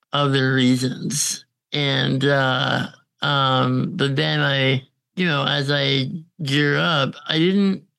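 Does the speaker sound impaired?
Yes: congenital muscular dystrophy; uses ventilator, goes out downtown independently with ventilator.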